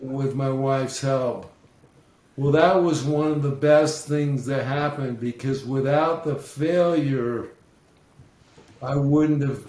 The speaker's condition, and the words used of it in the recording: ALS (motor neuron disease). I apologize in advance for my slurred speech but that's part of ALS.